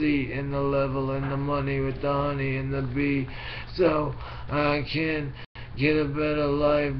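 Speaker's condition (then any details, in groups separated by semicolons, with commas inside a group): Brain injury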